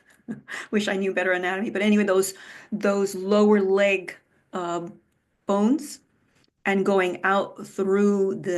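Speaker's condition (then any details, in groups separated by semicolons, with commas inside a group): No condition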